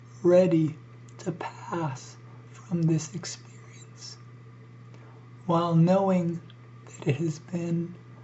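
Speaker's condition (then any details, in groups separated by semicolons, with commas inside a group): ALS; struggles to breathe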